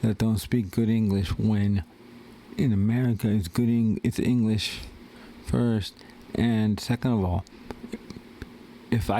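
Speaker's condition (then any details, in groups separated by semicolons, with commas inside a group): Cerebral palsy; wheelchair user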